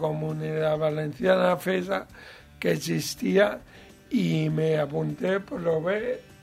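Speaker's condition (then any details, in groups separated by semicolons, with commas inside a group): Cerebral palsy; mild, lesser degree of disability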